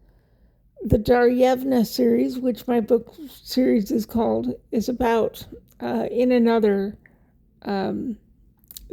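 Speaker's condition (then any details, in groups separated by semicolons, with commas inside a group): Cerebral palsy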